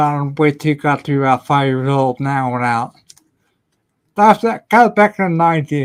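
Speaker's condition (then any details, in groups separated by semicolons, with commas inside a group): Ataxia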